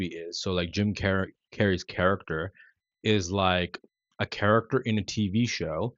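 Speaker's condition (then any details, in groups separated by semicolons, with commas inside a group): No condition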